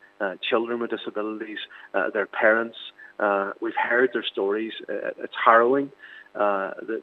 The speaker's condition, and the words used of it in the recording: No condition.